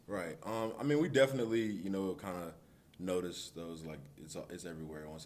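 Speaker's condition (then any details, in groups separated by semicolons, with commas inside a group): No condition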